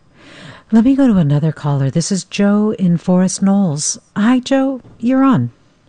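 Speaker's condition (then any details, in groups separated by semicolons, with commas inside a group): No condition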